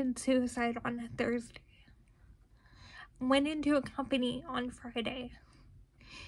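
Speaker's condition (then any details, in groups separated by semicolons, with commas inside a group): Cerebral palsy, spastic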